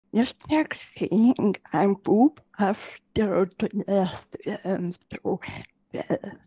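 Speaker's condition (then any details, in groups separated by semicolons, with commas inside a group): Generalized dystonia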